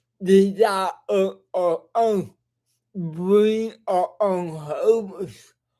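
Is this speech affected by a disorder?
Yes: cerebral palsy.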